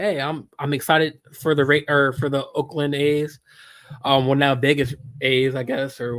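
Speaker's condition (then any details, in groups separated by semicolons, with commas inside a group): No condition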